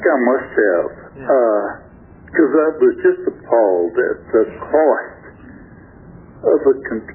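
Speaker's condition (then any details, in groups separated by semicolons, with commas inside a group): Stroke affecting throat muscles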